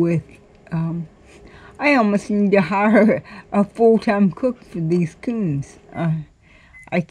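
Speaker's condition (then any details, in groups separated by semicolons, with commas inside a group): Cerebral palsy; cannot walk, crawls to get around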